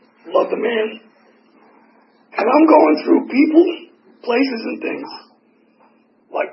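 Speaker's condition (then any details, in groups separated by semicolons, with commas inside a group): Tracheotomy; 8 surgeries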